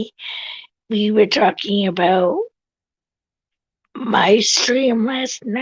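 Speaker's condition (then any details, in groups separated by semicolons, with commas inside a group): Cerebral palsy; tracheotomy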